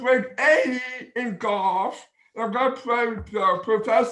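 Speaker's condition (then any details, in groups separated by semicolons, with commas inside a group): Down syndrome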